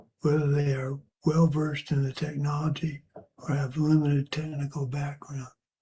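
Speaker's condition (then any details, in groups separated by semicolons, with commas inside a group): Parkinson's; age 73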